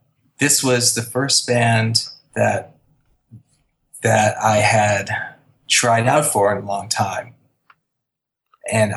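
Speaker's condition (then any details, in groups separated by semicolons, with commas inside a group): Stuttering; small ways at times, hard blocks with head jolts and lockjaw; not using therapy technique; hard blocks with jolting head movements, silent blocks, worse with stress, unfamiliar people; prolonged sounds, blocks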